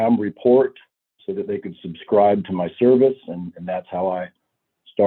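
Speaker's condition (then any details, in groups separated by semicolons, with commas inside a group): No condition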